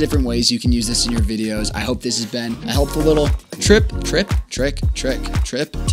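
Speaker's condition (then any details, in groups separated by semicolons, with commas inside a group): No condition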